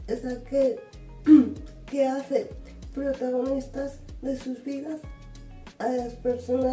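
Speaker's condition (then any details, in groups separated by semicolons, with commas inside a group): Cerebral palsy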